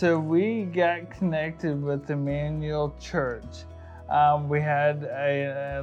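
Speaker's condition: ALS; diagnosed by neurologists at Mayo Clinic, Rochester, Minnesota, after prolonged search for answers

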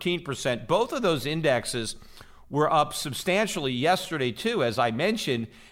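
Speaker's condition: No condition

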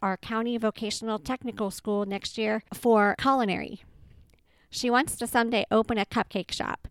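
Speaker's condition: Cleft palate with Pierre Robin, Pierre Robin sequence, no cleft lip; speech therapy through 4th-5th grade

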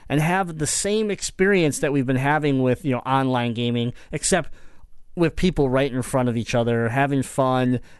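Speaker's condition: Cleft palate; present since birth

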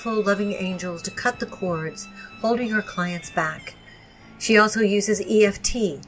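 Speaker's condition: No condition

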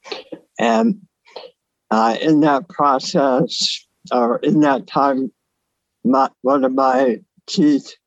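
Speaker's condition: Oral cancer salvage surgery, partial tongue, mandible and soft palate resection; Tongometer tongue training for safer swallow and articulation

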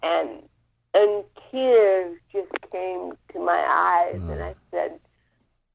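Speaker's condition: Cerebral palsy; spinal cord surgery last summer

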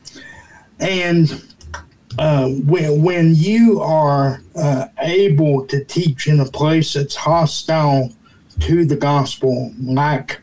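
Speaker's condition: Cerebral palsy; single-level home or way to get upstairs

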